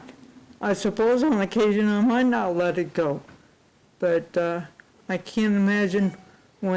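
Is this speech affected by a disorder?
Yes: cerebral palsy; unable to type.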